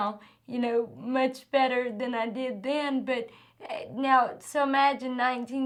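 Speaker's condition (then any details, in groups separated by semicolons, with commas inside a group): Cerebral palsy; from birth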